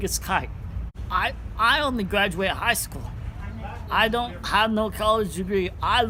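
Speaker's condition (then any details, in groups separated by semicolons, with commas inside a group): Cerebral palsy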